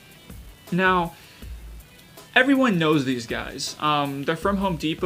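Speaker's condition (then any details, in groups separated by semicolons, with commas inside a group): No condition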